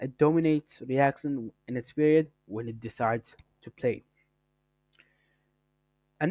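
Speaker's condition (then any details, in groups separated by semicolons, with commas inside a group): No condition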